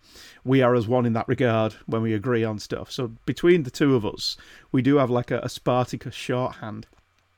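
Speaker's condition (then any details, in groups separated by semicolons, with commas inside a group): No condition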